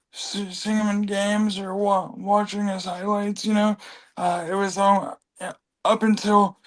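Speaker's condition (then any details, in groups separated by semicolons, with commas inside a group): Cerebral palsy; from birth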